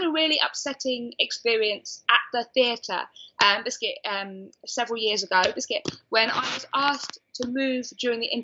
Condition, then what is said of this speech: Tourette syndrome. And I had a really upsetting experience at the theatre, several years ago, when I was asked to move during the intermission because of the noises that I was making.